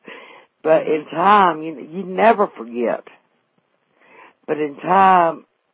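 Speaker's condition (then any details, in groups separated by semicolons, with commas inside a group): Vocal cord paralysis after stroke, unilateral vocal fold paralysis; wheelchair user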